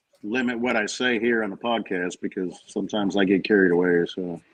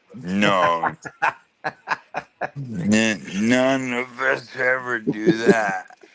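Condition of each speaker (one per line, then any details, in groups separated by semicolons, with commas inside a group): No condition
ALS; right side and left hand weakness, cane, leg brace; 5 to 6 years, progressing, weak right hand, left hand weakening, medication; losing speech and swallowing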